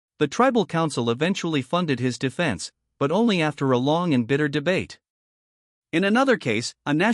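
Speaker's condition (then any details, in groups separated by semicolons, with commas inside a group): No condition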